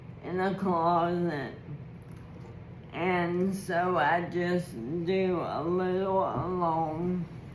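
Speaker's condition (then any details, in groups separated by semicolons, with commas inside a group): ALS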